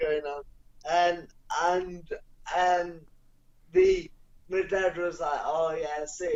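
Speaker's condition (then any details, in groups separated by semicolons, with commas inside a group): Cerebral palsy; non-progressive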